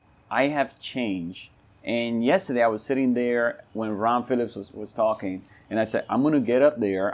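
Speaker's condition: No condition

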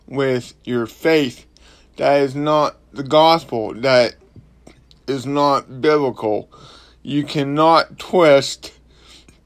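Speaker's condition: Cerebral palsy; not healed

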